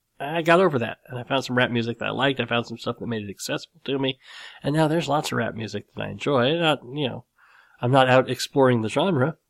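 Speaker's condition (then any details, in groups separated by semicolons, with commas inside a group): Cleft lip and palate; skull bone chips grafted to reconstruct nose around age 12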